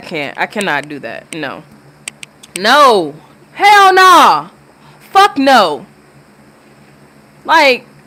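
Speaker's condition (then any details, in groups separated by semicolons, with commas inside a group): No condition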